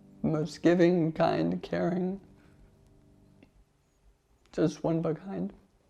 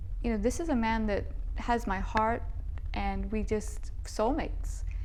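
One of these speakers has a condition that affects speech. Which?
The first: ALS; massage and aquatic therapy; still has voice, voice loss expected.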